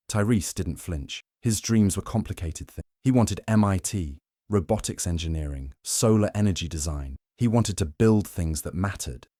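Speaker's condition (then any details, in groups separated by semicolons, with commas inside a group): No condition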